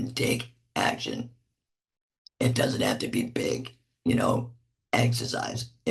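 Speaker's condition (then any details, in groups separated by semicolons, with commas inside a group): Laryngectomy; tracheal neck stoma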